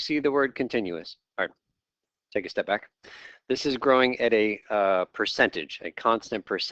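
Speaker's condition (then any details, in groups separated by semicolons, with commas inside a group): No condition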